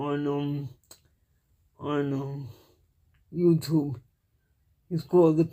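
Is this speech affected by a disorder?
Yes: cerebral palsy; cannot walk, uses wheelchair.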